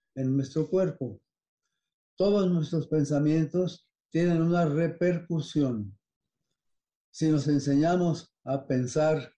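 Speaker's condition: Parkinson's disease; no tremor, fairly controlled, sudden difficulty swallowing and salivating about four months ago

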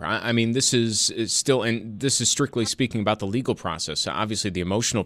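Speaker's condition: No condition

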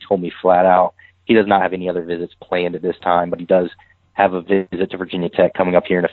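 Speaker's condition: No condition

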